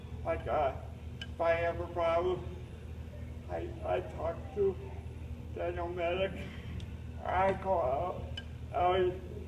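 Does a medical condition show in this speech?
Yes: cerebral palsy; uses a lift for transfers.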